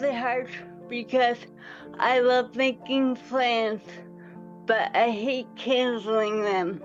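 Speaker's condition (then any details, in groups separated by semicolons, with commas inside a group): Wilson disease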